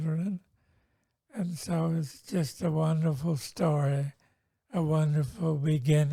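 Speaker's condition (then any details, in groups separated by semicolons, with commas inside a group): Multiple sclerosis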